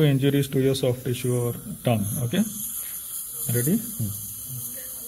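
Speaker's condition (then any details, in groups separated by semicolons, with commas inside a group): No condition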